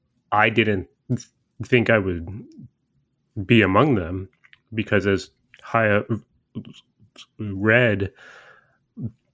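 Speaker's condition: Stuttering; coping mechanisms and workarounds, avoidance; blocks

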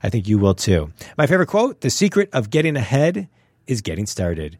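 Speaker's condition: No condition

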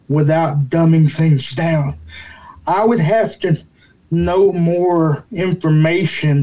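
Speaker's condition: Cerebral palsy; single-level home or way to get upstairs

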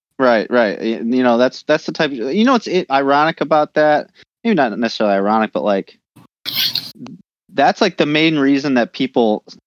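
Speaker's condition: No condition

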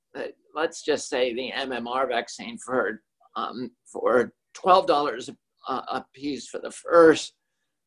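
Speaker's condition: Spasmodic dysphonia; not due to flu

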